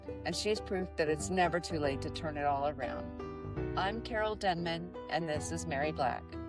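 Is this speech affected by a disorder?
No.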